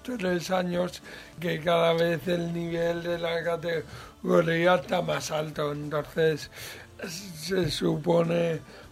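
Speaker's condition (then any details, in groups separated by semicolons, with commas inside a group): Cerebral palsy; mild, lesser degree of disability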